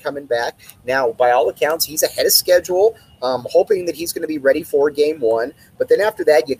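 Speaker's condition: No condition

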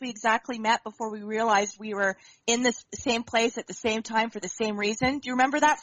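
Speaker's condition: No condition

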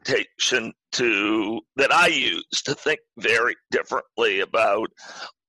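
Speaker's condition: Spasmodic dysphonia; could not use voice at first

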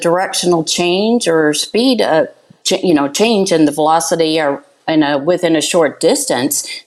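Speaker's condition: No condition

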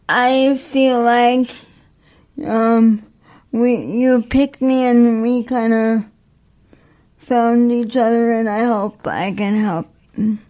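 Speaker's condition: Spastic quadriplegic cerebral palsy, severe; age 36, muscles very spastic, aging with spasticity difficult, has therapist team

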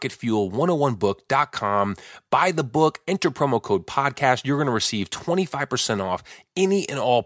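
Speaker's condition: No condition

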